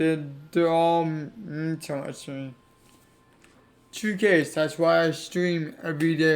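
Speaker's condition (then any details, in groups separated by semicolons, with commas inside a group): Cerebral palsy; affects legs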